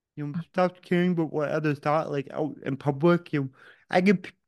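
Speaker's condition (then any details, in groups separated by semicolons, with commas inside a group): Cerebral palsy; oxygen loss brain damage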